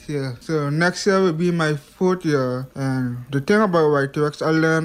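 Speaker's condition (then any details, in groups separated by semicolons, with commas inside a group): Hearing impairment; past speech impediment improved with much practice, listening needs much focus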